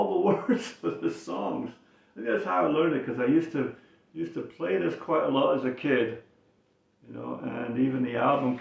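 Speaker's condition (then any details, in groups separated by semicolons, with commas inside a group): No condition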